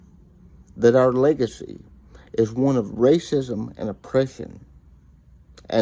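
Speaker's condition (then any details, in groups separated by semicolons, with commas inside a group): Cerebral palsy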